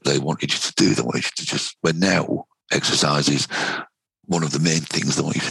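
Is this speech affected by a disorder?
Yes: vocal cord cancer, head and neck cancer, right vocal cord; right vocal cord carcinoma, stage three, 50 mm tumour, onset about 51, debulked not excised, chemoradiotherapy; three years out of treatment, no recurrence; normal voice kept, earlier voice croaky, weak, vanishing, breathing restricted, night choking, difficult intubation.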